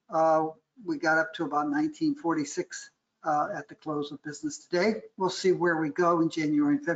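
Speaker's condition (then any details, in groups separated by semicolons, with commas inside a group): No condition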